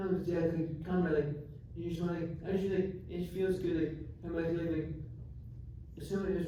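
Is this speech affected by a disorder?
Yes: traumatic brain injury; climbing accident, tracheotomy.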